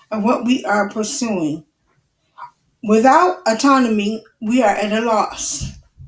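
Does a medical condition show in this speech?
Yes: cerebral palsy; wheelchair user.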